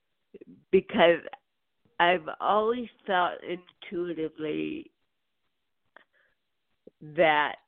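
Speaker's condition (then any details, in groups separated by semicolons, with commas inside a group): Cerebral palsy; birth onset, diagnosed at UCLA Medical Center, right hand affected, therapy from 18 months, lower back surgery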